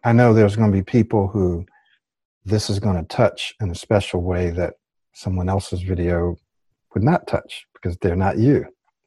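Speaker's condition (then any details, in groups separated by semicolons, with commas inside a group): No condition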